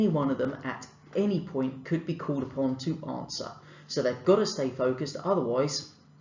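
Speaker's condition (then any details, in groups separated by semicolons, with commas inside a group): No condition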